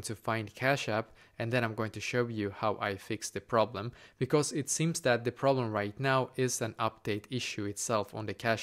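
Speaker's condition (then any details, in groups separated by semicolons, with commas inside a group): No condition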